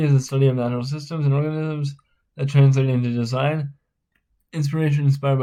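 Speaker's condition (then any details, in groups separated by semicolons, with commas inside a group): Spastic cerebral palsy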